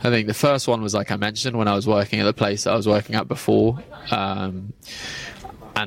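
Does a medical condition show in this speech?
No.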